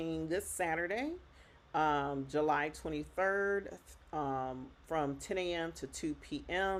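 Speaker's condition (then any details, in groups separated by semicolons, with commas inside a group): No condition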